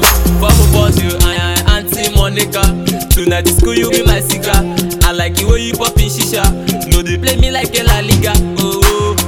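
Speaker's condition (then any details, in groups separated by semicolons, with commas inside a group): No condition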